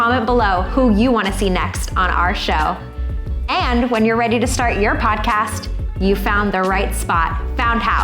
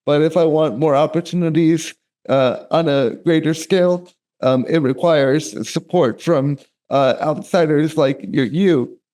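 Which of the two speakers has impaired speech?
The second: cerebral palsy; from birth, prematurity, all four limbs, balance, wheelchair; speech affected.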